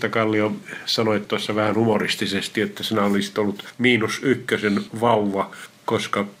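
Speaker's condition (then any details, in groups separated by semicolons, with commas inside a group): No condition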